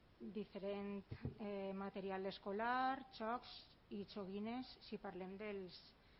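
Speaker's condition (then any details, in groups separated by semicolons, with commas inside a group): No condition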